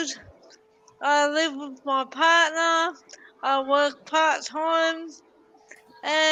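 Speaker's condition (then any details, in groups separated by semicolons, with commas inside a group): Cerebral palsy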